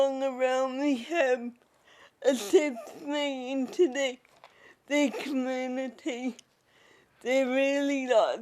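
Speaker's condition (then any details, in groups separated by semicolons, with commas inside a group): Cerebral palsy; needs support workers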